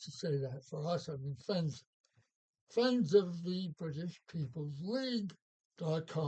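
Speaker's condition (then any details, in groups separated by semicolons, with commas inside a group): Parkinson's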